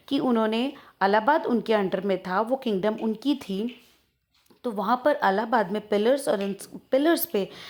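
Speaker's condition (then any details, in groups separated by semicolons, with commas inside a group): No condition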